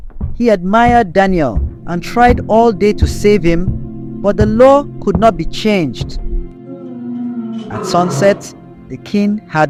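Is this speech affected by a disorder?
No.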